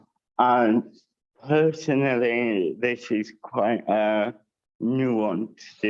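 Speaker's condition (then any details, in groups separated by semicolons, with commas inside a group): Cerebral palsy with dysarthria; all four limbs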